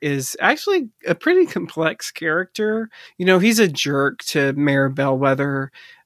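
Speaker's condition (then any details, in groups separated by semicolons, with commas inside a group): No condition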